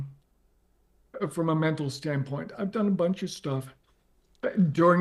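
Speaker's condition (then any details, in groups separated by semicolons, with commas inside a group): ALS; progressive, onset leg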